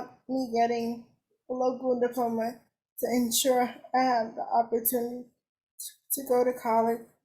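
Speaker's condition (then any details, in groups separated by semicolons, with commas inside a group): Cerebral palsy; uses wheelchair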